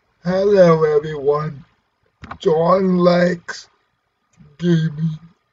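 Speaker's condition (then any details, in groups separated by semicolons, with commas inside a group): Cerebral palsy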